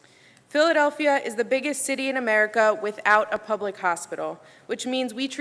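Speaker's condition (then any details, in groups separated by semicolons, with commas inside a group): No condition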